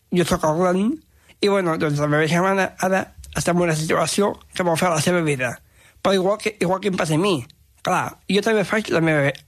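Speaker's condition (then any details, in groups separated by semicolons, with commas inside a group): Down syndrome; asks not to be corrected on how he says things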